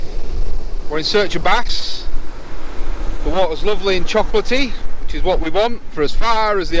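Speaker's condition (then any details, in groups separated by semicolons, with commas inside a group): No condition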